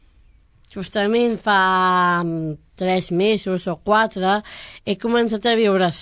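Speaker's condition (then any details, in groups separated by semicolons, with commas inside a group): Down syndrome; congenital, three copies of chromosome 21, adult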